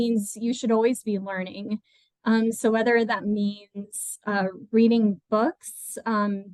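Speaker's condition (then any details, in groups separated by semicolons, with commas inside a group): No condition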